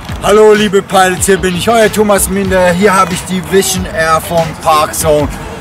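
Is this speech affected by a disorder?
No.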